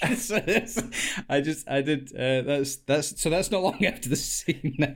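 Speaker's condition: No condition

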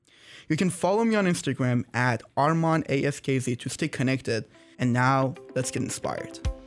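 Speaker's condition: No condition

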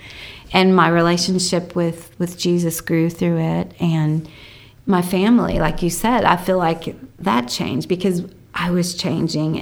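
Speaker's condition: No condition

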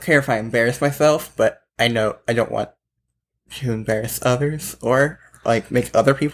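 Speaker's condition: Bilateral cleft lip and palate; complete bilateral cleft lip and palate from birth, mouth open into nose, cleft upper jawbone, many surgeries

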